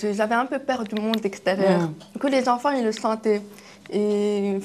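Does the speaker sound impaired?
Yes: deafness, acquired deafness, kidney-disease related; kidney disease from age 1.5 damaged ears, progressive loss, hearing aids, left ear deaf at 20.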